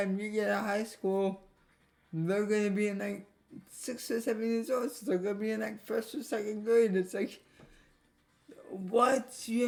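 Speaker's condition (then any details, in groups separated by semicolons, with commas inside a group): Cerebral palsy; affects legs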